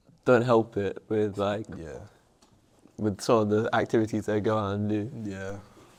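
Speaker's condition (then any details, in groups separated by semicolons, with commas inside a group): No condition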